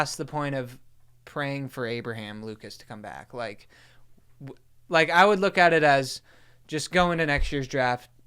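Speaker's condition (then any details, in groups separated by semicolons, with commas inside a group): No condition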